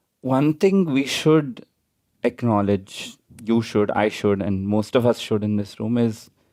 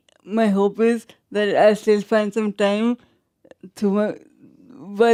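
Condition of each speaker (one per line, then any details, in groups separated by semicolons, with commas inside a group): No condition
Traumatic brain injury; severe, motorcycle accident; long past acute phase, still in therapy, gradually improving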